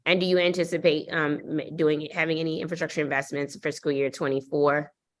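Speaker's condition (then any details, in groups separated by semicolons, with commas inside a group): No condition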